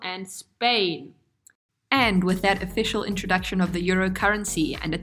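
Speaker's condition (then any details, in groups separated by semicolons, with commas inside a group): No condition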